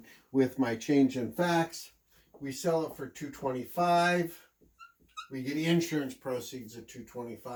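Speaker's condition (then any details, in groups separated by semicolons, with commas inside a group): No condition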